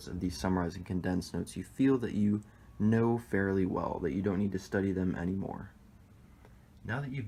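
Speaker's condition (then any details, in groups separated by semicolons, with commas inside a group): No condition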